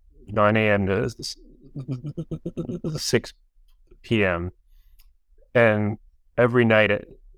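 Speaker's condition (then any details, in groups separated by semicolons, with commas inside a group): Stuttering; since childhood, persistent, not intermittent; notably disfluent, reading aloud very hard, stutters even alone when reading aloud; blocks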